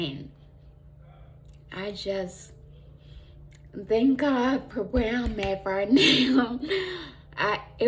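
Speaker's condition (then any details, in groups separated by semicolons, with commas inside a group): Traumatic brain injury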